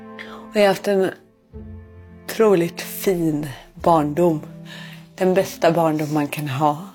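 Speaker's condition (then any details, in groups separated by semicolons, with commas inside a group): Cerebral palsy; born without heartbeat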